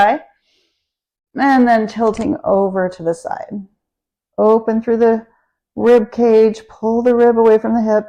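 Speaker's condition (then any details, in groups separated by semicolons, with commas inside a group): No condition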